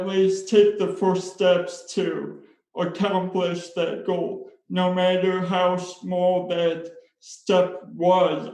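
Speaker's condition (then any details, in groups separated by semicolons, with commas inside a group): Spastic cerebral palsy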